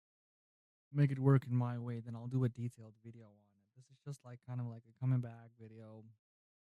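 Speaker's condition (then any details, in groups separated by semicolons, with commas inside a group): No condition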